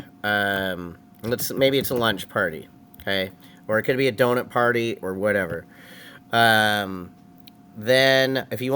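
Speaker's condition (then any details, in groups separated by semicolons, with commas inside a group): No condition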